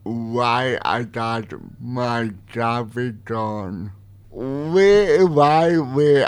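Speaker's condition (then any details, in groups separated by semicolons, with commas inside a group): Cerebral palsy; interview combines own voice with audio typed on Lightwriter communication device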